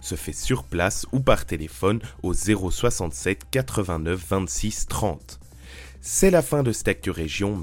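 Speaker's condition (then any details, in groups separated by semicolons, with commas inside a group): No condition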